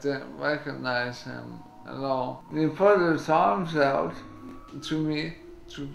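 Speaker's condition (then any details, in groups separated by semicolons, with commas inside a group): ALS; onset in finger, slightly bent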